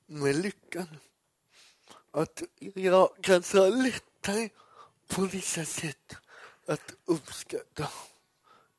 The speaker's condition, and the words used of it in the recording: Cerebral palsy. Men jag har haft jättesvårt att säga Stockholm.